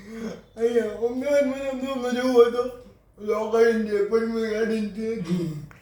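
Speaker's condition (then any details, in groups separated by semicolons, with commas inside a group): Cerebral palsy; from birth, uses legs for tasks and computer; age 30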